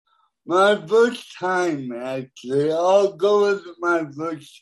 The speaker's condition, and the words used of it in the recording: Cerebral palsy. They all, like, none of them get your speech pattern right ever.